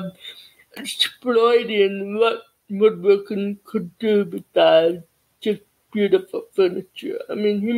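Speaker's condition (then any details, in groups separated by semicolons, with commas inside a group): Cerebral palsy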